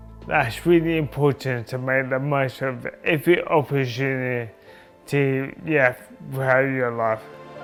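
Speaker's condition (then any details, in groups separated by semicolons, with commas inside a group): Motor neuron disease; degenerative, spasticity and cramps with cold and exercise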